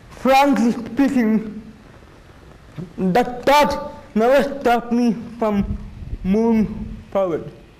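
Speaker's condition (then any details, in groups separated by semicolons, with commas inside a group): Cerebral palsy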